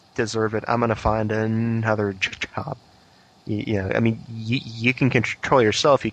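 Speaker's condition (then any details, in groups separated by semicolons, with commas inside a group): Stuttering; long concealed before coming out about it, now openly acknowledged; repeated sounds, repeated words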